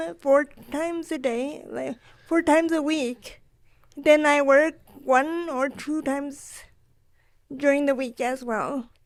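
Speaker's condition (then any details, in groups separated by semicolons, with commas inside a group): Cerebral palsy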